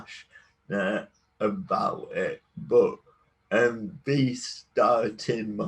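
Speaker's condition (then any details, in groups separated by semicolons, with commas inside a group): Cerebral palsy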